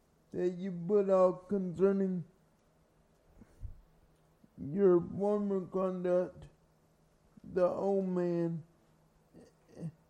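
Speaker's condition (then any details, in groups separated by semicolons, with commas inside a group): Cerebral palsy; from birth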